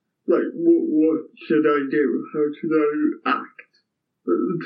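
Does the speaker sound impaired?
Yes: cerebral palsy; cerebral palsy from brain damage at birth.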